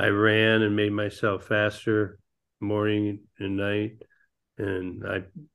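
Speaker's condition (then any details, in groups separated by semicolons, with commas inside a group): Parkinson's disease; man nearly 66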